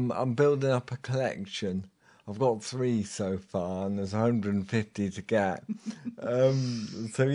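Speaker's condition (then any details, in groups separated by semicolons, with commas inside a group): Motor neurone disease; progressing, walks only a few steps; speech audibly deteriorating, breathing capacity down to 42%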